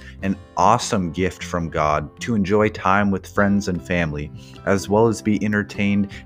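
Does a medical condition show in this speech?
No.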